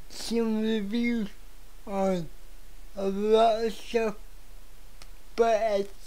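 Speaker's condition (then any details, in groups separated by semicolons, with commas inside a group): Cerebral palsy; speech affected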